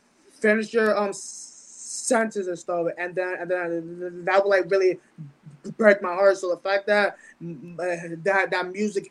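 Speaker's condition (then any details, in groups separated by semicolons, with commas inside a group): Stuttering; mild stutter since about age 10, born with intellectual learning disability, on autism spectrum; certain words don't come out, avoids talking at length on stage; repeated sounds, repeated words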